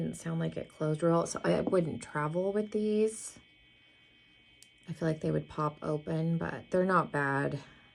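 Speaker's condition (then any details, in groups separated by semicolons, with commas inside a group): No condition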